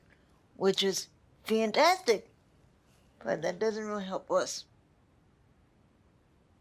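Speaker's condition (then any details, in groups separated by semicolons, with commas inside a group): Spastic quadriplegic cerebral palsy; wheelchair since age two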